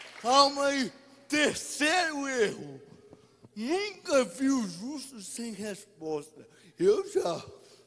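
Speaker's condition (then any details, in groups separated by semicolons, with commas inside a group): Cerebral palsy; no speech as child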